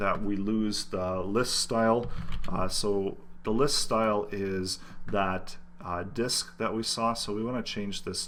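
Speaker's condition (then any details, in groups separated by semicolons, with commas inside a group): No condition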